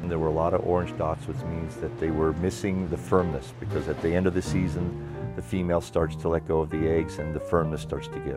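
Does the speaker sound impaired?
No.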